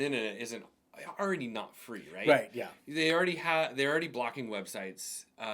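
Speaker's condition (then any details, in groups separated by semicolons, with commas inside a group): No condition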